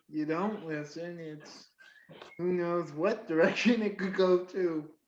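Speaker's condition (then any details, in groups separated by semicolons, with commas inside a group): Cerebral palsy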